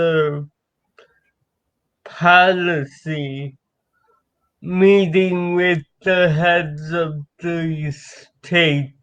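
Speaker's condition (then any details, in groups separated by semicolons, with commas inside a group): Cerebral palsy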